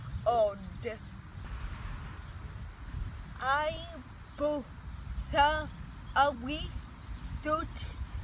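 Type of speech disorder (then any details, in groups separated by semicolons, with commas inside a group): Apraxia of speech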